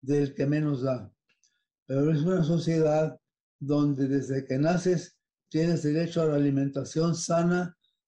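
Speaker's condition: Parkinson's disease; onset 12 to almost 13 years ago

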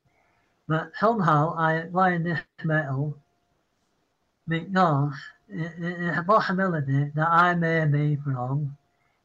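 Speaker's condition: Parkinson's; citing Parkinson's

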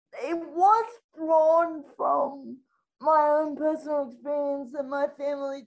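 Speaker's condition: Spastic quadriplegic cerebral palsy

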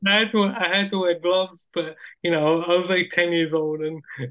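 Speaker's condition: Cerebral palsy; wheelchair user

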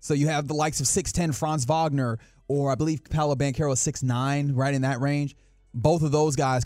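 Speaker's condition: No condition

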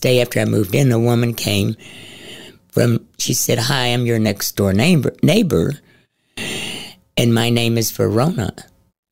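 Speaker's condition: Head and neck cancer, stage 4, into voice box; voice a little scratchy, never needed shots to swallow during chemotherapy

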